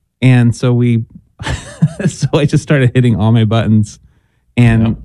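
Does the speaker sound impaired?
No.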